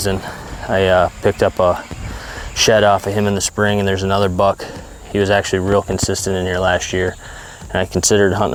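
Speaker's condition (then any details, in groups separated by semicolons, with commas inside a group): No condition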